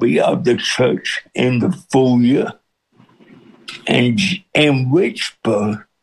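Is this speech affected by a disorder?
Yes: cerebral palsy with speech impediment; listeners adjust within minutes.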